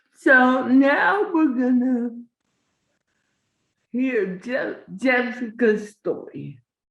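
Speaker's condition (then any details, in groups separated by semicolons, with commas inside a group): Cerebral palsy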